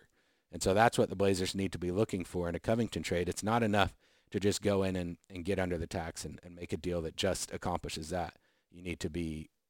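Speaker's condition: No condition

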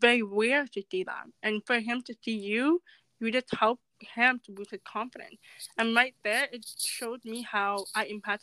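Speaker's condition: Deafness; family arranged speech therapy to help speak clearly, audiologist warned of possible speech delay

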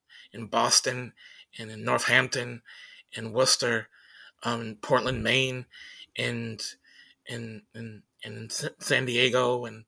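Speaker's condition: Stutter; stutters during conversation, acknowledged by speaker; repeated words, prolonged sounds, blocks

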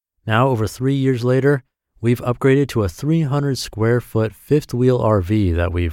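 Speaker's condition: No condition

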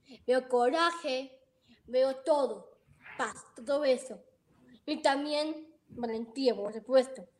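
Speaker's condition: Down syndrome; present from birth, heart surgery; about 21 years since birth, ongoing therapies

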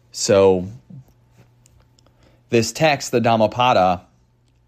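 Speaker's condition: No condition

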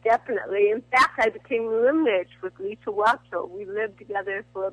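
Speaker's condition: Cerebral palsy; dependent on Botox

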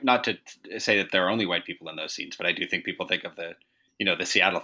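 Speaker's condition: No condition

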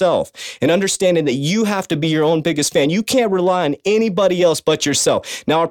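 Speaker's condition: No condition

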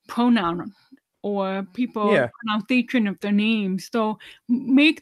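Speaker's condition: Deafness, severe

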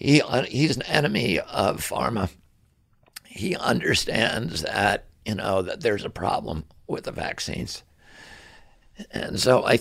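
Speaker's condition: Spasmodic dystonia; voice affected

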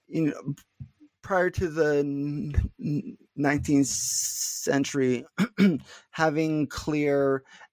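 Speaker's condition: Stuttering; prolonged sounds, blocks

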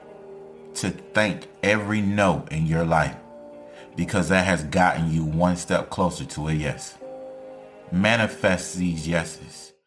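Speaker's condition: No condition

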